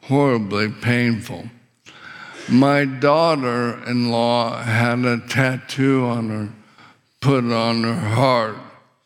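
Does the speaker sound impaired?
Yes: ALS; windpipe tightened.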